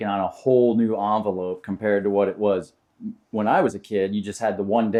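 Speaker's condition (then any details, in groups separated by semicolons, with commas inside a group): No condition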